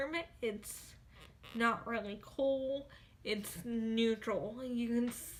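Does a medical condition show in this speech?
Yes: cerebral palsy, spastic.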